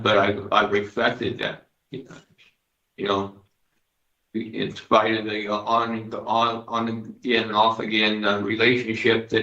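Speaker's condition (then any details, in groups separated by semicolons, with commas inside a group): Parkinson's disease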